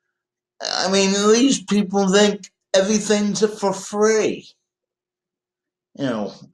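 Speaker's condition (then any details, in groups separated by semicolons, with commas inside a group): Cerebral palsy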